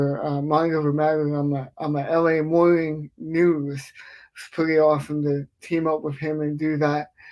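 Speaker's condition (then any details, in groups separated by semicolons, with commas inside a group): Cerebral palsy; affects speech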